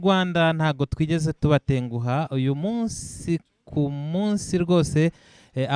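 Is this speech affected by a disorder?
No.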